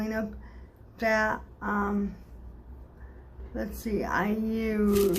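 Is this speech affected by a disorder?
Yes: cerebral palsy.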